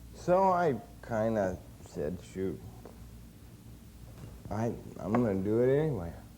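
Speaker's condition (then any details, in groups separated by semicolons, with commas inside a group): Cerebral palsy; since birth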